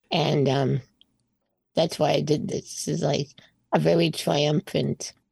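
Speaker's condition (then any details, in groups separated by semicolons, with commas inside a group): Spinal muscular atrophy type 2; slightly progressive since 20s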